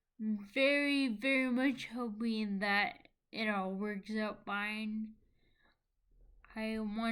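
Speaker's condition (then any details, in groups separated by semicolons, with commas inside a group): Friedreich's ataxia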